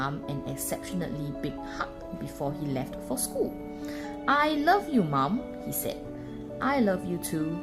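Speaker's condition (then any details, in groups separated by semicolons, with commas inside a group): No condition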